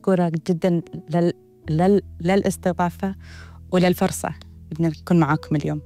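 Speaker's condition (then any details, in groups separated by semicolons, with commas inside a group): Stuttering; hereditary stuttering, ongoing; repeated whole words, e.g. 'that I' said four times; repeated sounds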